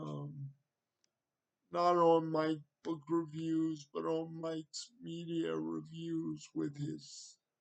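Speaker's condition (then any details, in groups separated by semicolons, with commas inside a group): Cerebral palsy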